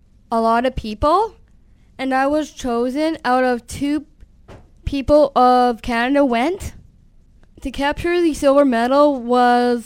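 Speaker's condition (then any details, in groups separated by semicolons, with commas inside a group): Down syndrome; visible disability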